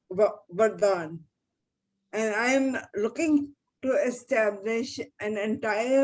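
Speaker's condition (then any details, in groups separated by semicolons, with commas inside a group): Cerebral palsy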